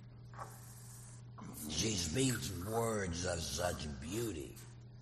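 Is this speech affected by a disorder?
Yes: laryngectomy; speaking and preaching through voice prosthesis.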